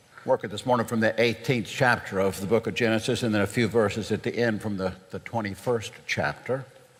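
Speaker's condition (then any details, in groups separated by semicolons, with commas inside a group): No condition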